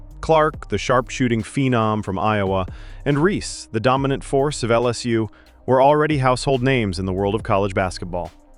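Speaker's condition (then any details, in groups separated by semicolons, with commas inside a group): No condition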